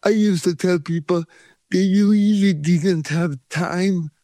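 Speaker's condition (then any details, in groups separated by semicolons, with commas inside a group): Cerebral palsy; from birth, no breathing first 40 minutes at birth, feet opposite of Charlie Chaplin, body shaking 40 years; muscle cramps and pain from shaking, cramp free after 5 days in Thailand, pain back within 3 days in Sweden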